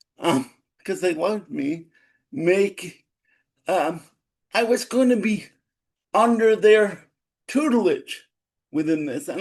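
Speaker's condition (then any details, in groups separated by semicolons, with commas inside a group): Cerebral palsy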